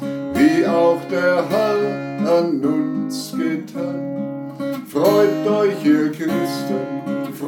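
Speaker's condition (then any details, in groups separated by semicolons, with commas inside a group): No condition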